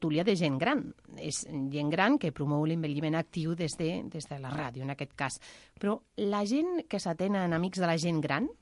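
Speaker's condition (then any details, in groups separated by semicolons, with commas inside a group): No condition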